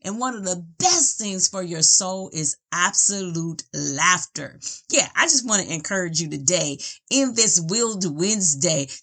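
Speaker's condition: No condition

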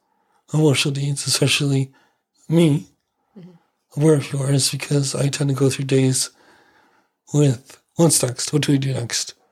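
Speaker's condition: ALS; familial ALS, feeding tube surgery, lost use of one hand, aspiration pneumonia ER visit; 3 years since diagnosis, slow progression on tofersen in trial, reflux treated with domperidone; voice slightly altered, facial and jaw changes, no slurring, stuck secretions impair voice and swallowing, worse in dry Calgary, better when humid

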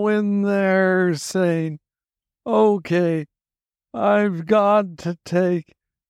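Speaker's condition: Parkinson's disease; young onset Parkinson's disease, diagnosed at age 35; Parkinson's shifted over past four years, sometimes dramatically

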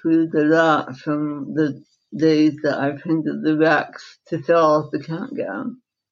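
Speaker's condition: Dystonia, secondary to encephalitis

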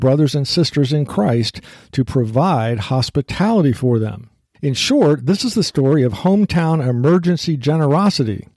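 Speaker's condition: No condition

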